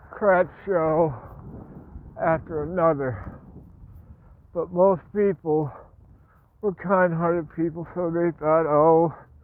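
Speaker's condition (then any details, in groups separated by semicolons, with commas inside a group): Parkinson's; speech impediment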